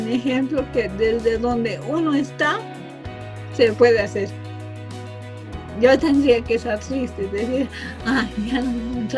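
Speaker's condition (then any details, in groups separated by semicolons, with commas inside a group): Cerebral palsy from birth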